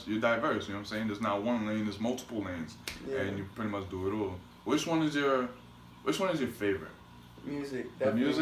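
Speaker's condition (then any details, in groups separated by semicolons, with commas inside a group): No condition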